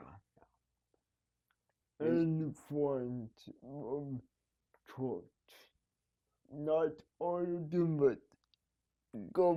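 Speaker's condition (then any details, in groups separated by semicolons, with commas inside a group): Cerebral palsy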